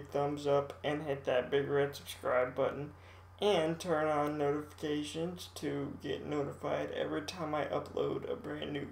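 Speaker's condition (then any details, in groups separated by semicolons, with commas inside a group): Cerebral palsy, mild; speech sometimes affected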